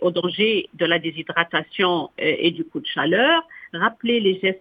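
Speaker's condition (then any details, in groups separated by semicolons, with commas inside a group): No condition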